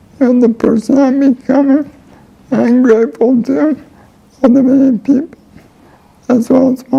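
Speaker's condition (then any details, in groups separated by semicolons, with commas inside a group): ALS; voice and lungs affected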